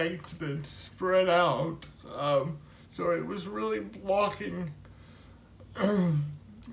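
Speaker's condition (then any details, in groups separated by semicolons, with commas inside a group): Cerebral palsy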